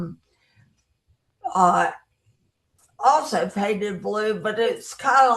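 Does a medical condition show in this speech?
Yes: brain injury; traumatic; lost speech, speech therapy, relearned talking.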